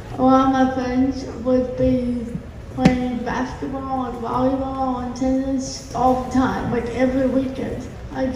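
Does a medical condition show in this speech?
Yes: cerebral palsy; intellectual and physical disabilities.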